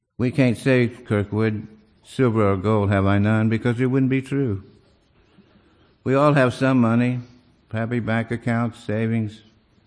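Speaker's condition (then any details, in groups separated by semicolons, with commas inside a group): Parkinson's disease; impaired balance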